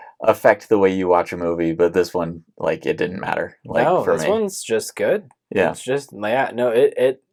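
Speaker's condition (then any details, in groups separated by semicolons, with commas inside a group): No condition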